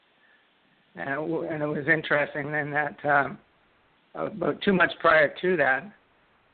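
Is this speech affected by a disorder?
Yes: Parkinson's disease; left side onset.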